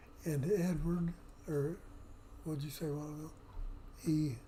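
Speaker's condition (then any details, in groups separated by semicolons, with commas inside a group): Parkinson's; affects voice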